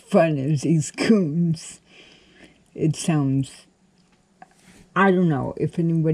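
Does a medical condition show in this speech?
Yes: cerebral palsy.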